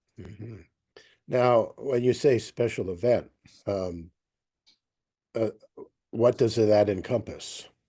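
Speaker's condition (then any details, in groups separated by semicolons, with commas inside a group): No condition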